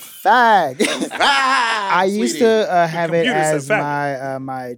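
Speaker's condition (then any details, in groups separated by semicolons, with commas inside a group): Stuttering; stutter since early childhood, yearly speech therapy from kindergarten, went away, returned in adulthood; adult speech therapy about four or five years ago, real-time coping systems; anxiety from triggering environment remanifested in larynx; prolonged sounds, blocks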